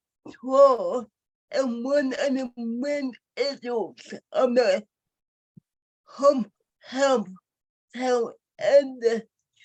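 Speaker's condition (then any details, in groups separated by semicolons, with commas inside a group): Cerebral palsy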